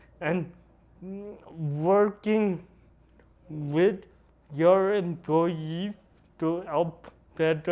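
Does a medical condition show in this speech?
Yes: cerebral palsy; noticeably atypical speech.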